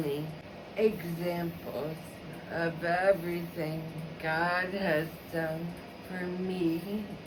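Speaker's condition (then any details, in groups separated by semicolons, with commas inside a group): ALS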